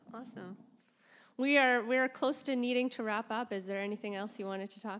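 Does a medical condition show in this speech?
No.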